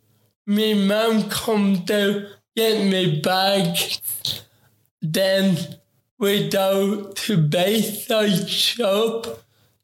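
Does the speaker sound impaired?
Yes: ataxic cerebral palsy; affects talking.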